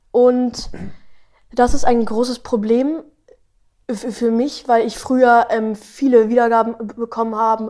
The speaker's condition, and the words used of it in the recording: Stuttering. Und viele fragen mich auch, wieso ich in dem Lied nicht stottere, weil ich stottere ja, wie man das vielleicht schon sehr häufig hört.